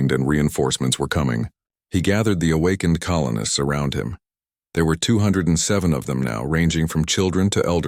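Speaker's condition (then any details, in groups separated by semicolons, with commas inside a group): No condition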